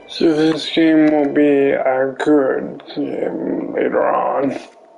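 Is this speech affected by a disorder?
Yes: cerebral palsy; affects limbs.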